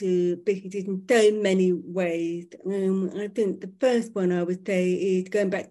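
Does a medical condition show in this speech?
Yes: profoundly deaf, born profoundly deaf; profound deafness from birth, lip reading main communication, some British Sign Language (BSL), not fluent.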